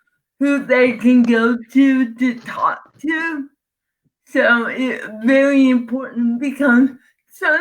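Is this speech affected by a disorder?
Yes: cerebral palsy.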